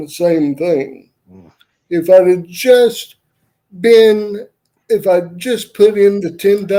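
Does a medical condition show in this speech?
Yes: cerebral palsy; uses wheelchair.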